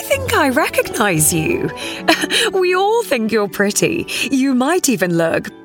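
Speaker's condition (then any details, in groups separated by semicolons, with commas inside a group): No condition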